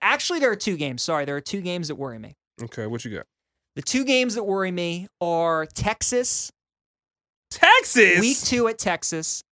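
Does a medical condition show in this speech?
No.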